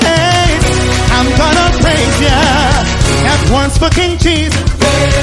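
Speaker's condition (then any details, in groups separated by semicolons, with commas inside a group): No condition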